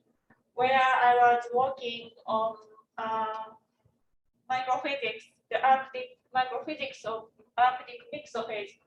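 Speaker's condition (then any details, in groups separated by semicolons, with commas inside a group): No condition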